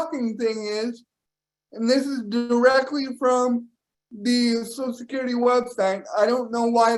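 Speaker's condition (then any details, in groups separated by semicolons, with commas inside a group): Cerebral palsy; power wheelchair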